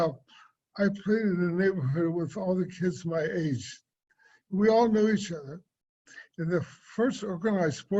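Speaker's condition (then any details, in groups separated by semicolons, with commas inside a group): Cerebral palsy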